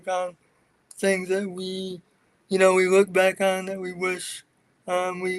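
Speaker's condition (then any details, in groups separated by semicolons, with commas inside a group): Cerebral palsy; from birth, wheelchair user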